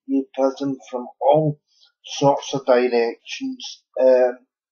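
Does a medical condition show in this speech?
Yes: cerebral palsy; unable to walk.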